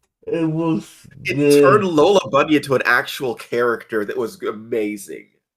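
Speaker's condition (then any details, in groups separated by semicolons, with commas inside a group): No condition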